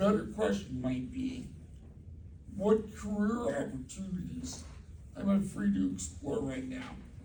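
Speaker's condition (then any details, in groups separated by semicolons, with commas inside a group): Cerebral palsy; present from birth; voice like Kermit the Frog after steroids and rehab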